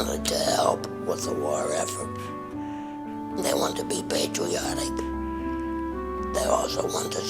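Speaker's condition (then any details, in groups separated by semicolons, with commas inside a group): Laryngectomy; total laryngectomy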